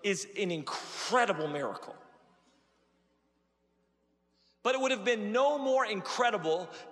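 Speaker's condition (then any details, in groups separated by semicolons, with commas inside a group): No condition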